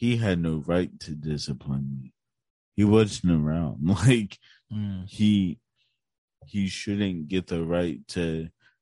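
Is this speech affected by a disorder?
Yes: cerebral palsy; physical disability, right side weaker than left, tight muscles, hard to relax muscles, cognition unaffected.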